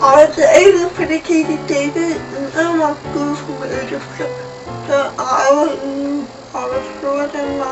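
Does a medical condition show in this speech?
Yes: cerebral palsy; from birth, profoundly deaf.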